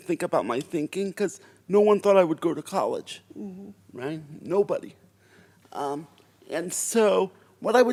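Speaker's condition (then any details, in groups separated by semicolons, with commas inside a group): Cerebral palsy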